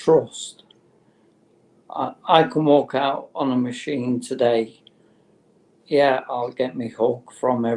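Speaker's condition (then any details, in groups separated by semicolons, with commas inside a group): Motor neurone disease; terminal, no cure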